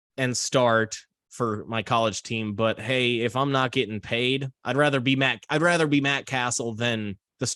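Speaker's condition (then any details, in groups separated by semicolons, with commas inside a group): No condition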